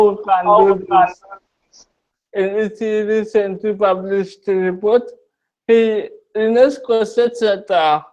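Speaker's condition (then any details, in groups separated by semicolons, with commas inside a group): Cerebral palsy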